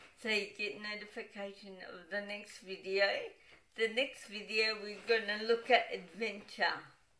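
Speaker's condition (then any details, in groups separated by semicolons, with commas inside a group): Cerebral palsy, dystonic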